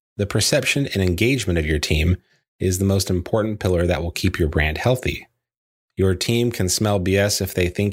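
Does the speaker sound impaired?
No.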